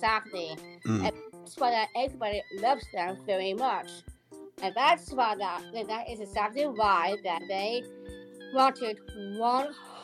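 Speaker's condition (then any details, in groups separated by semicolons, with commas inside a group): Down syndrome; present from birth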